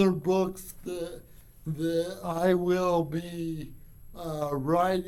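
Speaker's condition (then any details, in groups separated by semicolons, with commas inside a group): Cerebral palsy; from birth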